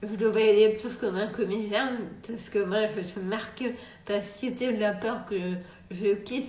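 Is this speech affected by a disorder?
Yes: multiple sclerosis.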